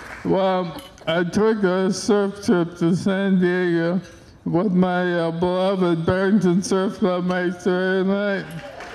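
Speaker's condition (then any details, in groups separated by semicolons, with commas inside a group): ALS; onset left hand and arm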